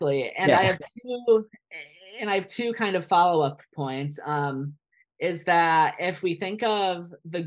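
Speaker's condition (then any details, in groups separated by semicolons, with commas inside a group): Stuttering; onset very early in childhood, speech therapy since childhood, including with an SLP who stutters; occasional word and phrase repetitions, restarts; prolonged sounds, blocks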